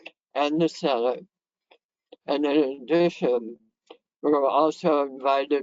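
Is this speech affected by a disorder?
Yes: head and neck cancer; severe dysphagia.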